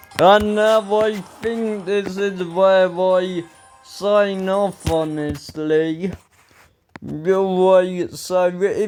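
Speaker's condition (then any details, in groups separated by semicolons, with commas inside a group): Ataxia; speech recently worse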